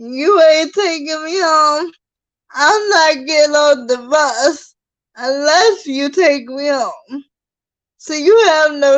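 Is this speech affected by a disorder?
Yes: cerebral palsy.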